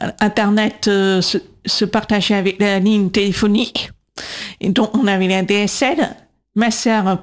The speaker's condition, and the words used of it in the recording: Deafness. Mais l'intelligence artificielle n'a pas été entraînée par les voix atypiques, par les voix accentuées.